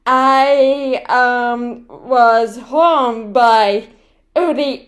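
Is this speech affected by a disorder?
Yes: cerebral palsy; right-sided, premature, diagnosed 6 months, limp, foot braces, small right hand, foot surgeries at 7, 11; speech disability, predicted never to talk, first word around one year, speech therapy since age one.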